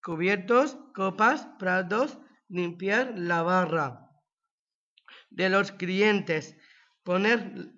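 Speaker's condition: Down syndrome; age 20

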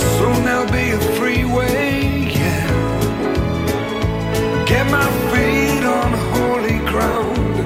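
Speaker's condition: No condition

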